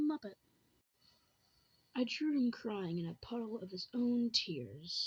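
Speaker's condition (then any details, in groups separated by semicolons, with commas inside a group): No condition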